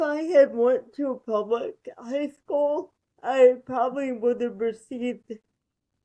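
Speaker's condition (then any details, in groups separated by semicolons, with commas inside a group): Cerebral palsy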